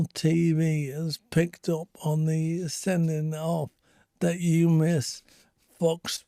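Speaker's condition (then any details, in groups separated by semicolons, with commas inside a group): Speech apraxia; voice came and went, now much slower, singing voice affected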